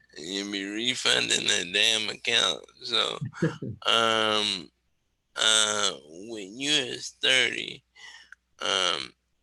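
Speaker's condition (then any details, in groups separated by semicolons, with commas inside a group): Cerebral palsy; wheelchair user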